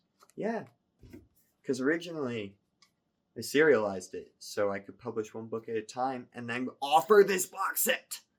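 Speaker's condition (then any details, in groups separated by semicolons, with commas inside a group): No condition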